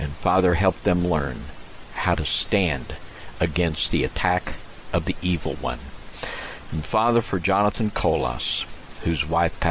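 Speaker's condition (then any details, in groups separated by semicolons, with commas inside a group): No condition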